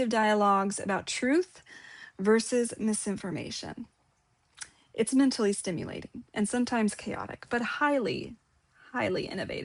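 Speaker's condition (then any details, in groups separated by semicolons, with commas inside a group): No condition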